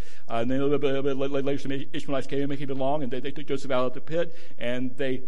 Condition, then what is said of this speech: Stuttering. I think I stutter worse when I try to stand still.